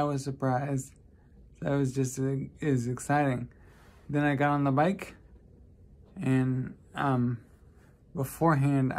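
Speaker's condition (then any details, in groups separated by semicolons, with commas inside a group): Traumatic brain injury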